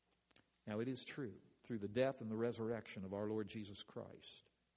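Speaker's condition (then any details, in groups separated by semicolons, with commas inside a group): No condition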